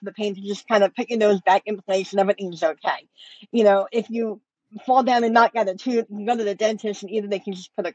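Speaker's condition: Cleft lip and palate; congenital

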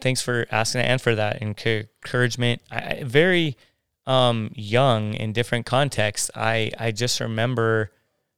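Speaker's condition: Stutter; stutter since early childhood, sudden onset, speech therapy around first grade, gone about 6 months, returned amid chaotic home; ongoing stutter, preaches publicly, radio likely close to phone difficulty; phone hardest, preaching much less difficult than calling strangers, stutter may sound like microphone cutting out; repeated sounds, repeated words

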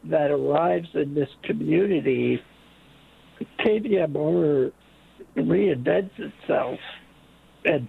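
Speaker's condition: Late-onset Pompe disease; infusion treatment

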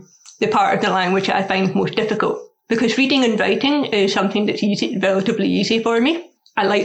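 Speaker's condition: Deafness; learned to speak through speech therapy, progressive eyesight loss, learning braille; struggles hearing loudspeakers, often needs repetition, accent in foreign languages

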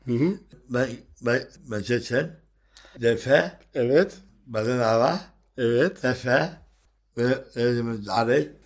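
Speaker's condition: Down syndrome; hard to understand for strangers, host understands part, acquaintances more, family fully

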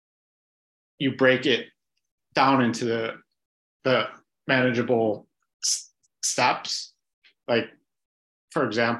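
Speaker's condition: Stuttering; stuttering since childhood, fear, shame and avoidance for over 20 years; avoidance reduction therapy, eye contact work first, then open stuttering; shows all stuttering openly, keeps eye contact, formerly exhausted after each stuttering moment; repeated sounds, repeated words

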